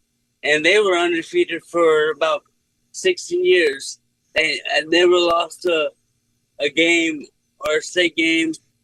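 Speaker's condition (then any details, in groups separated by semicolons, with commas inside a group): Cerebral palsy; speech unaffected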